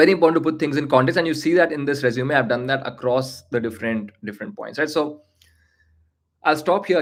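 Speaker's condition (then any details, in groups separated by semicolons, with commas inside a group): No condition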